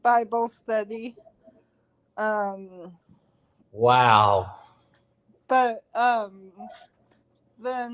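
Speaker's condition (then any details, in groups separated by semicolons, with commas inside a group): Cerebral palsy; since birth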